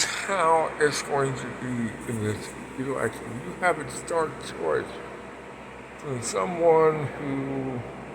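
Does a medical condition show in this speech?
Yes: Parkinson's; speech impediment.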